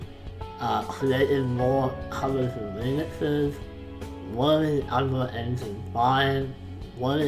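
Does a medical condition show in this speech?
Yes: facial palsy.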